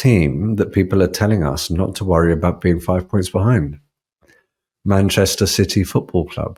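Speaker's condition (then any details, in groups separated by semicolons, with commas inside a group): No condition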